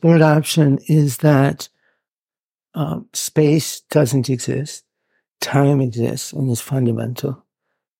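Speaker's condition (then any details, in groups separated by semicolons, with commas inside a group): Parkinson's; needs to move about while filmed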